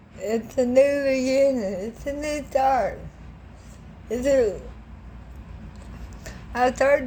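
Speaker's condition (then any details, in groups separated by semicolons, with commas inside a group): Throat cancer radiation damage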